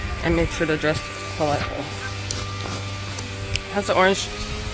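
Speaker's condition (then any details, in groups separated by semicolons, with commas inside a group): No condition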